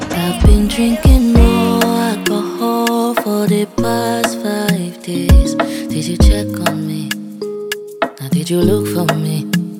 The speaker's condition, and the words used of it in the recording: No condition.